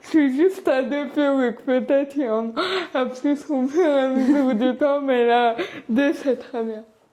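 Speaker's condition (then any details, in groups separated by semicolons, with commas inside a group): Cerebral palsy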